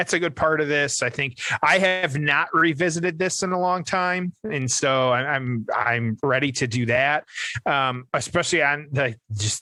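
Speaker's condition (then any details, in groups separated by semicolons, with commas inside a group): No condition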